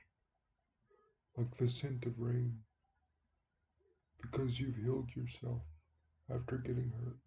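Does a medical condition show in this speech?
Yes: cerebral palsy; speaks relatively well.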